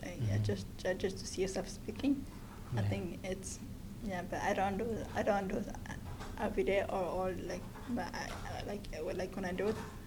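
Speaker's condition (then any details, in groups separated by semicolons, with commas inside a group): Stuttering; stuttered for most of life; practices speaking aloud by mirror, attends Toastmasters; speaks too fast without breathing, tries slow speech targets, pauses, word stretching for control; repeated sounds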